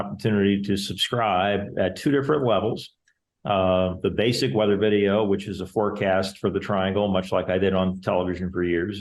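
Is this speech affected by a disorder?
No.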